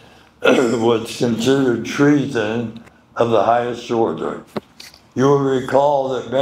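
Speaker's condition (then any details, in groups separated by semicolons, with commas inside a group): Medical condition affecting speech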